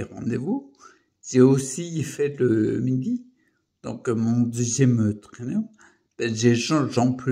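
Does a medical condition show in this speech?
Yes: primary progressive multiple sclerosis.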